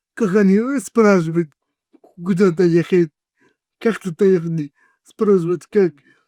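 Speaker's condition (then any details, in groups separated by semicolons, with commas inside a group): Cerebral palsy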